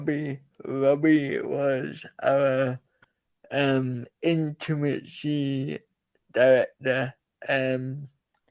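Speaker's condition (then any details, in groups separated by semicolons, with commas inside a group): Cerebral palsy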